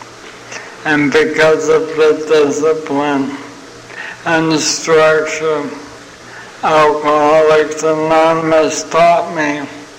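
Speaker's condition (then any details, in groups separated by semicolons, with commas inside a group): ALS (Lou Gehrig's disease); young onset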